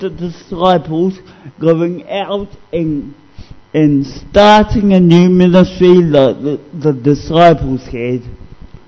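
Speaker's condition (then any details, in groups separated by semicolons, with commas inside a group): Cerebral palsy; discovered at age 2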